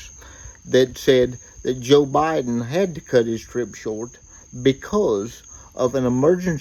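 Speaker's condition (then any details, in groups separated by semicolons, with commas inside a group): Cerebral palsy; reports speaking clearly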